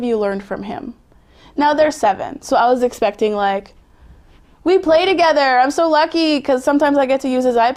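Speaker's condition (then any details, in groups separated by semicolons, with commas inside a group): No condition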